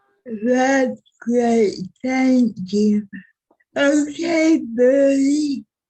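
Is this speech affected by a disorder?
Yes: cerebral palsy.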